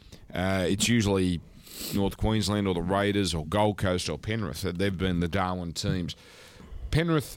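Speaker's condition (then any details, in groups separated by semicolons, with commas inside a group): No condition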